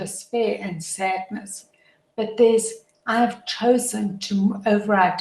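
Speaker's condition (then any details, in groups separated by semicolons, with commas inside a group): Motor neuron disease; primary lateral sclerosis, head to toe, hands severely affected; progressive, diagnosed this year after five years, two sticks; voice, tongue, vocal cords affected, uses voice augmenter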